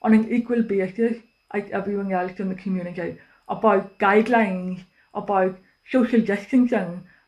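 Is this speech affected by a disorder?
Yes: deafness; cannot use telephone.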